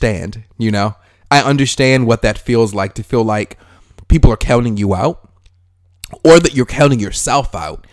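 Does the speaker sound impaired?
No.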